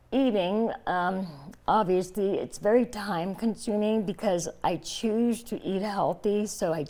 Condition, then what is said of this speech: Throat cancer. I just had a portion of my tongue removed, and that's probably why you hear some slurring.